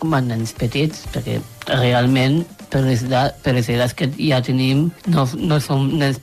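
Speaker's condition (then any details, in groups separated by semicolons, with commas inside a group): Down syndrome; intellectual disability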